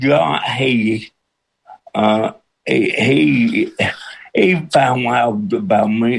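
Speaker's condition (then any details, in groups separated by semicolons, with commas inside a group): Cerebral palsy with speech impediment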